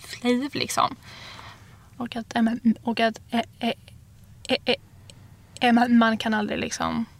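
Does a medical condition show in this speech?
Yes: stuttering; uncontrollable, random, unpredictable fluency, varies by day, nervousness sometimes worsens, little personally helps; here repeated sounds, repeated words.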